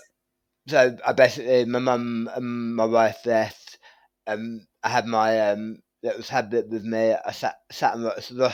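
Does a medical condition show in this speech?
Yes: tongue cancer surgery.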